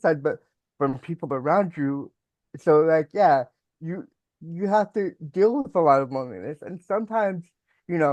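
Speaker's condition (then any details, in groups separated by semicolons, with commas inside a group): Cerebral palsy; mild speech impediment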